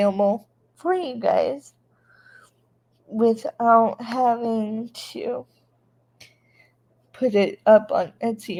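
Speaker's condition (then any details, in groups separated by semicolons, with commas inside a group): Cerebral palsy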